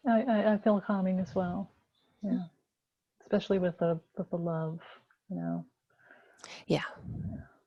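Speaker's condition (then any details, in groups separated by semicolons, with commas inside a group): No condition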